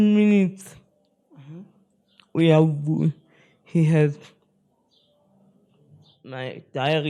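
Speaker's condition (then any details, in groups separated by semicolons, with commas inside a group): Spastic cerebral palsy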